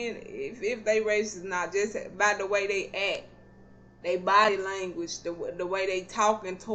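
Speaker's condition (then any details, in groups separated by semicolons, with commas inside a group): Cerebral palsy; not paralyzed, can stand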